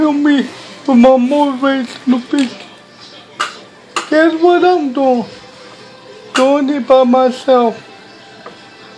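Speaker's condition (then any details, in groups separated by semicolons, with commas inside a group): Cerebral palsy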